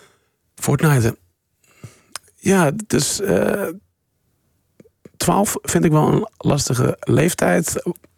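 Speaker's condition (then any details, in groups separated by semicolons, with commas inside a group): Stuttering; stuttering since age 3; speaking on live radio, school-talk phrase now comes out fluently; childhood school presentations frustrating, speaking felt harder than writing; prolonged sounds, blocks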